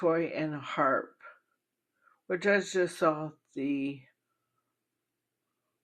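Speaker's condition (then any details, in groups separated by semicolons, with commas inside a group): Bulbar onset ALS, speech-generating device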